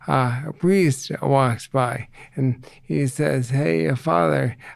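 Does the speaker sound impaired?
Yes: ALS; reduced ability to get around.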